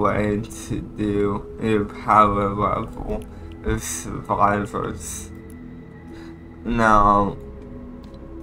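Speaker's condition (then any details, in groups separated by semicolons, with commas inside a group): Cerebral palsy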